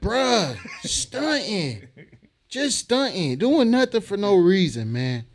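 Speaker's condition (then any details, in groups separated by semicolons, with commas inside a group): No condition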